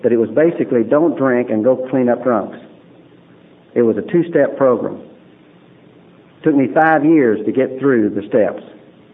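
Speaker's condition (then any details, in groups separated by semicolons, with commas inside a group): No condition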